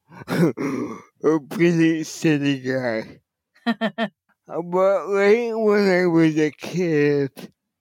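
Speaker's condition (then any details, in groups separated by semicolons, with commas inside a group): Cerebral palsy; wheelchair user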